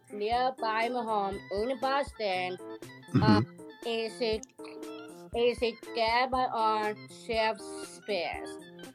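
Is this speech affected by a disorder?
Yes: Down syndrome; present from birth.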